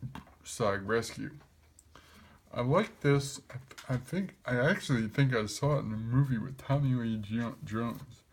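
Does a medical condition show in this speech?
Yes: cerebral palsy; affects gait and walking.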